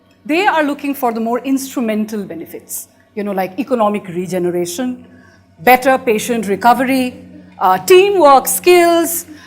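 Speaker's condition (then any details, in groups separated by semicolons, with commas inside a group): No condition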